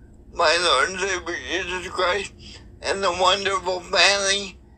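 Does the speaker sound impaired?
Yes: cerebral palsy; wheelchair user.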